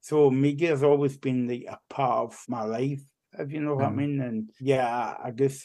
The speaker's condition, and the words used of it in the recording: Cerebral palsy. So, yeah, I mean, I think I was kind of a bit fortunate again because like I kind of learned how to walk and talk and stuff like that.